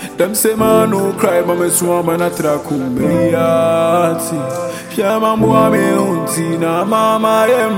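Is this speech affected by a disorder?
No.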